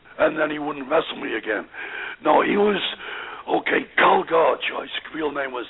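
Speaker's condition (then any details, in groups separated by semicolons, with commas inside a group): Voice box damage after neck operation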